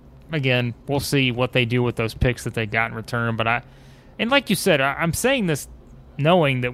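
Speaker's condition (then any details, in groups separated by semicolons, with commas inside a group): No condition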